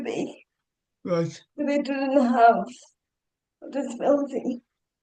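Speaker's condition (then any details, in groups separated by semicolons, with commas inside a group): Cerebral palsy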